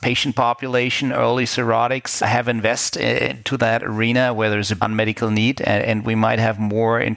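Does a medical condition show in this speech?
No.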